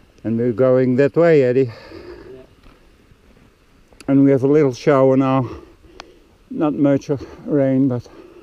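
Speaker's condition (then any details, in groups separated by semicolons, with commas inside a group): No condition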